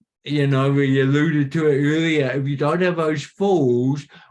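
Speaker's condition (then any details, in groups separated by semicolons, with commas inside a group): Cerebral palsy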